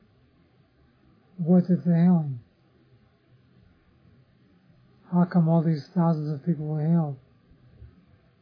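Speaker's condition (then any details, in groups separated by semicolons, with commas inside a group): Parkinson's disease; others offer remedies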